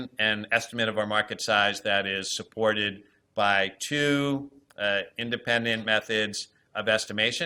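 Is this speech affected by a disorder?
No.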